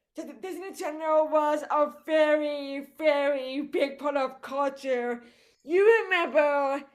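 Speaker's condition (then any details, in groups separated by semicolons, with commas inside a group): Cerebral palsy; voice affected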